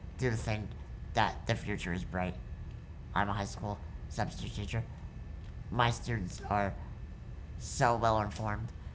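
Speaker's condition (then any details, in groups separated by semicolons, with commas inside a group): Muscular dystrophy; present from birth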